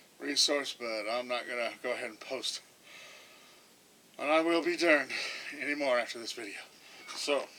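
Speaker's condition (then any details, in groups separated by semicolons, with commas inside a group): No condition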